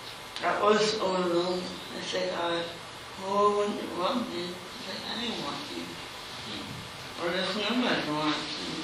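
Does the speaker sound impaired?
Yes: cerebral palsy.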